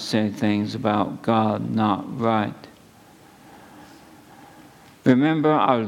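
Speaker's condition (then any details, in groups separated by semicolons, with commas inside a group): ALS; at least a couple of months since diagnosis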